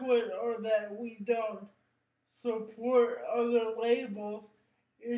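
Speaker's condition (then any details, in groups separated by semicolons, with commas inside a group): Cerebral palsy; brain injury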